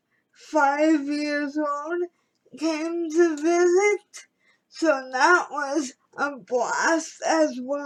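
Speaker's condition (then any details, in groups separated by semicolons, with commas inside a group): Cerebral palsy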